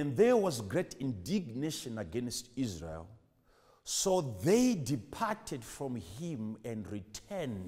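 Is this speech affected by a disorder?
No.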